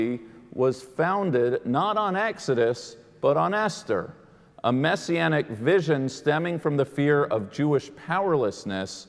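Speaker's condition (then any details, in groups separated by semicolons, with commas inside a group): No condition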